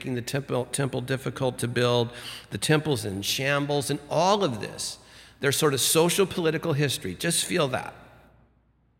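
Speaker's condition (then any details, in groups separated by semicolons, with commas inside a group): No condition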